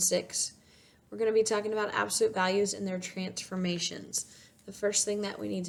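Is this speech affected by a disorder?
No.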